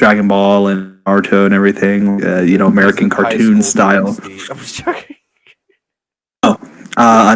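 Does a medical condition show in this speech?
No.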